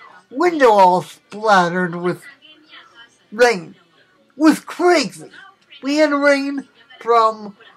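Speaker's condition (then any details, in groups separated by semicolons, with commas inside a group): Cerebral palsy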